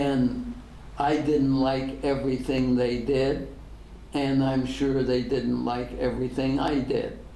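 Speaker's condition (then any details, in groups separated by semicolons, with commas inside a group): ALS; degenerative; diagnosed ten years ago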